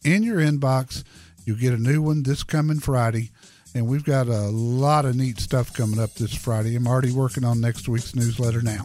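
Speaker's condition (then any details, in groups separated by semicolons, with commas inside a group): No condition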